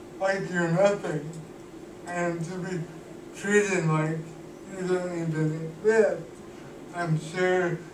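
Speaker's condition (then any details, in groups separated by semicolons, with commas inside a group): Cerebral palsy; cannot walk, uses wheelchair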